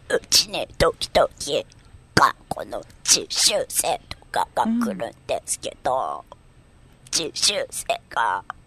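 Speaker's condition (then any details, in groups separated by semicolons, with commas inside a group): Myasthenia gravis; body strength gradually lost, onset at age 24, ventilator since age 26; age 34, uses ventilator, came to studio, goes out actively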